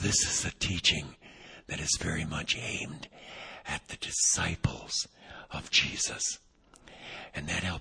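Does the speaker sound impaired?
Yes: vocal cord paralysis, unilateral; one vocal cord paralyzed, about 6 weeks; awaiting surgery in about a month, plastic shim to move paralyzed cord, previously repeated injections; voice not yet back, audibly affected.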